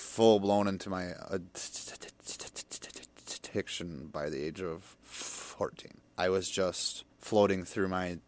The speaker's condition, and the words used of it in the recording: Stuttering. Because I do stutter, they have to listen more, which is kind of funny, you know.